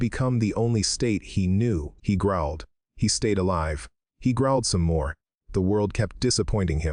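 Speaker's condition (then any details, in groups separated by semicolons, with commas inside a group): No condition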